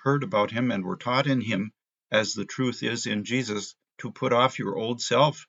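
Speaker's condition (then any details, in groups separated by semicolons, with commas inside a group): No condition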